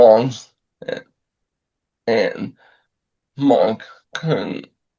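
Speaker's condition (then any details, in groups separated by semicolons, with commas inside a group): ALS; about two years since onset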